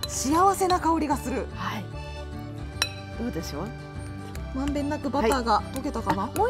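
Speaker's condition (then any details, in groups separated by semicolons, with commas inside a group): No condition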